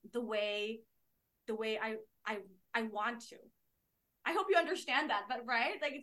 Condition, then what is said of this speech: Stuttering. I just can't vocalize everything, or some of the medical terms, I can't switch to like a different adjective that will make me more fluent.